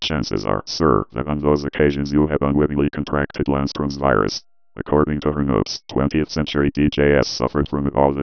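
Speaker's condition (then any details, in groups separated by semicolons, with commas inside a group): No condition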